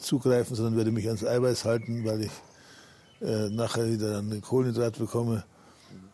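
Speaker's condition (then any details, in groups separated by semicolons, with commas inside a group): Parkinson's disease; feels symptom-free when well adjusted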